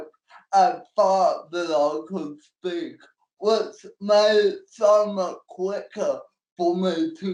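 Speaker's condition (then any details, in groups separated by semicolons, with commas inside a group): Cerebral palsy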